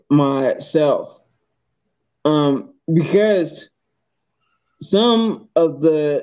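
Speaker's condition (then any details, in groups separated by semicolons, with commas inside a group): Multiple sclerosis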